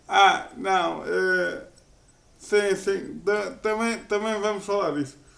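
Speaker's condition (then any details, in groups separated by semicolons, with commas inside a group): Cerebral palsy; uses a wheelchair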